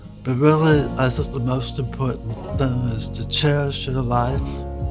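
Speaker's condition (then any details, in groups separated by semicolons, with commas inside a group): Guillain-Barré syndrome; immune attack on nerves, whole body affected; in rehabilitation, daily therapy, uses assistive technology; speech changed within minutes of onset, needs deep breaths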